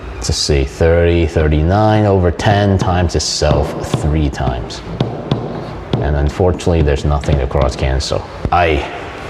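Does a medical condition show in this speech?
No.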